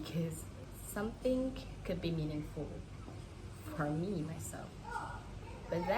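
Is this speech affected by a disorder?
No.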